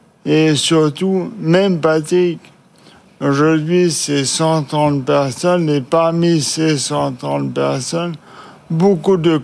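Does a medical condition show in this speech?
Yes: ALS (Charcot's disease); diagnosed about 2 years ago, first symptoms mistaken for tendinitis, many tests initially normal; brain left intact by the disease; difficult voice, hard to hear, viewers may need to raise TV volume or switch channel.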